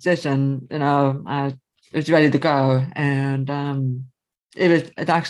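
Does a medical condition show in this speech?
Yes: severe to profound hearing loss, early-onset; cochlear implant user; severe to profound loss from early age, childhood body-worn aids both ears, left ear deterioration, vertigo; early intervention at summer speech school in New Jersey, learned to speak and listen, speech-in-noise difficulty.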